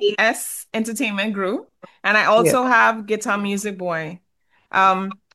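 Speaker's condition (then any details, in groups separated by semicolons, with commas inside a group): No condition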